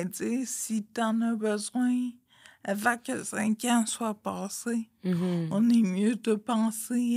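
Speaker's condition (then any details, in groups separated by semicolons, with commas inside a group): Friedreich's ataxia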